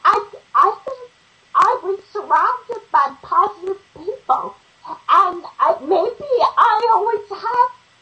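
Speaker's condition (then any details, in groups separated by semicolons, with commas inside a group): Ataxia; ataxia after brainstem malformation bled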